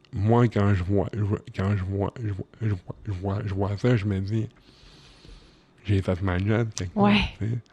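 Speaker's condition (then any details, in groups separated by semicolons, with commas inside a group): Cerebral palsy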